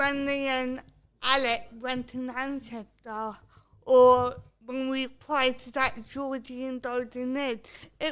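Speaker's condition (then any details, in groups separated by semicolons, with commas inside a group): Cerebral palsy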